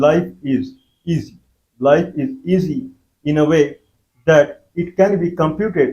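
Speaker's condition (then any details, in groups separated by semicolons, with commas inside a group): No condition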